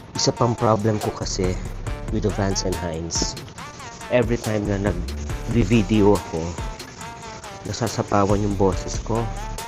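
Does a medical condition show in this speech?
No.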